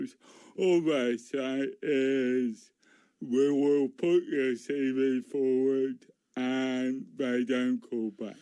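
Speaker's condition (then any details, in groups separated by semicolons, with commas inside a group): Cerebral palsy; speech noticeably affected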